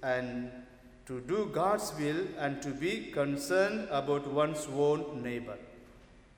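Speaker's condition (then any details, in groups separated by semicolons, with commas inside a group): No condition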